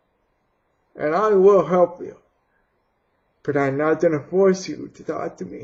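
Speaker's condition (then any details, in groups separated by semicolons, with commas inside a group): Cerebral palsy; breathing difficulty during exertion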